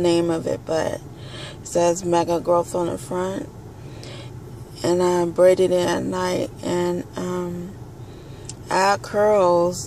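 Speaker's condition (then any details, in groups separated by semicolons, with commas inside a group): Brain injury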